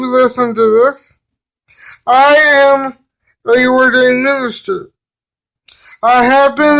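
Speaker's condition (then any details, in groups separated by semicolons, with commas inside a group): Cerebral palsy; brain damage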